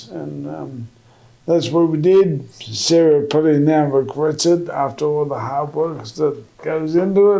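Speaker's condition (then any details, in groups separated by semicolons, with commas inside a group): MND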